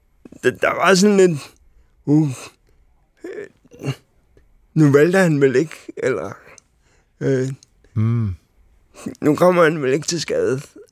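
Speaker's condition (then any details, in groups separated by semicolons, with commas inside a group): Cerebral palsy; uses wheelchair, six wheels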